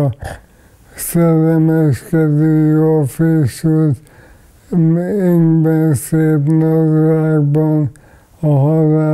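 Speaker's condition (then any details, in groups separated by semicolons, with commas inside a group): ALS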